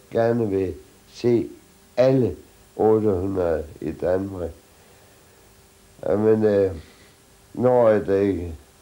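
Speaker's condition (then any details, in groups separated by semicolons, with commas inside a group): ALS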